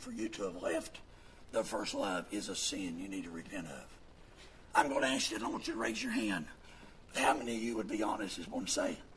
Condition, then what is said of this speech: Vocal cord paralysis. It doesn't sound as good as it used to.